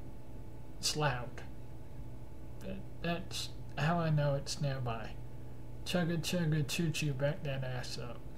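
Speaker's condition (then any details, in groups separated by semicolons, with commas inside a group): Cerebral palsy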